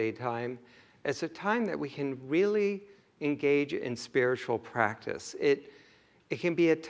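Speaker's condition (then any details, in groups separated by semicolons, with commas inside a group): No condition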